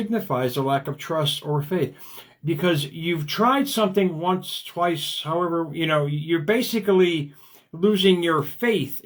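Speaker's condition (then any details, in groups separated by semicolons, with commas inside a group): No condition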